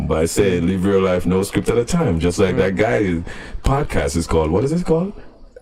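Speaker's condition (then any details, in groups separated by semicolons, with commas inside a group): No condition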